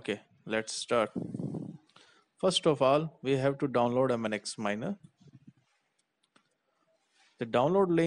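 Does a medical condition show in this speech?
No.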